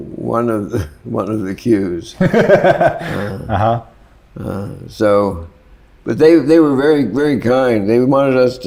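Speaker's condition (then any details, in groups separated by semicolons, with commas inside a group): Parkinson's; worsening, often debilitating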